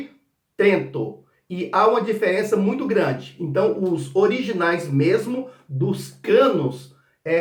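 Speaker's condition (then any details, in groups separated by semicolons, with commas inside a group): No condition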